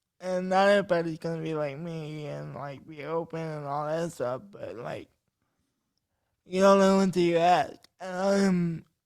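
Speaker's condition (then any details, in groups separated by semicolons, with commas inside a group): Cerebral palsy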